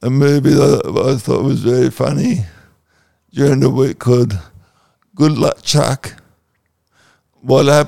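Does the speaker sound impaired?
Yes: cerebral palsy.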